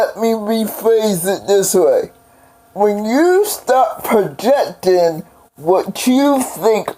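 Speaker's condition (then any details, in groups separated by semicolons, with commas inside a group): Cerebral palsy; several unnoticed strokes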